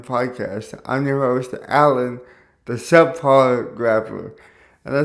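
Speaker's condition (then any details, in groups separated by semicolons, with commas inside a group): Cerebral palsy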